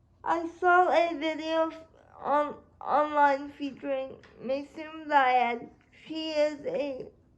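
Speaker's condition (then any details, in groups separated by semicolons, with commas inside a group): Cerebral palsy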